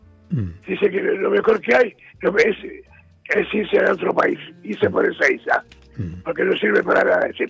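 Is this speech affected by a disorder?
Yes: throat cancer, vocal cords removed; vocal cords surgically cut about a year and a half ago; about to turn 80, recovering after throat cancer surgery.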